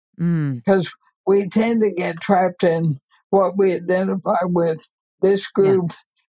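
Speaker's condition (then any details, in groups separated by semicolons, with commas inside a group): ALS; estimated little over a year to live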